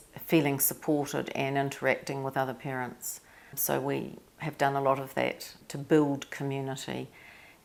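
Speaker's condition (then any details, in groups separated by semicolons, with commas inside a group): No condition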